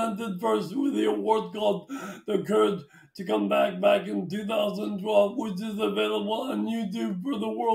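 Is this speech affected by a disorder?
Yes: traumatic brain injury.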